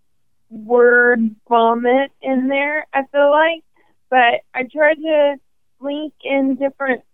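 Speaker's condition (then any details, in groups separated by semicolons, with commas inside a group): ALS; 18 months to diagnosis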